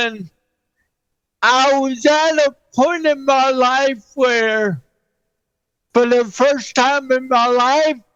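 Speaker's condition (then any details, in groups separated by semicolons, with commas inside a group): Cerebral palsy; present since birth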